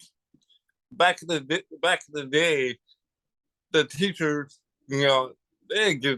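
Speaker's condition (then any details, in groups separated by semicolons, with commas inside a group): Cerebral palsy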